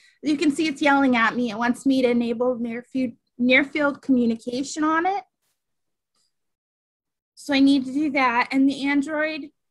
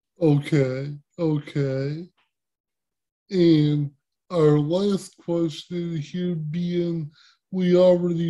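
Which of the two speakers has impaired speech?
The second: cerebral palsy; present from birth; speech impairment.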